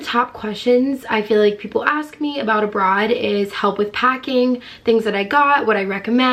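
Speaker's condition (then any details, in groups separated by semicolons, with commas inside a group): No condition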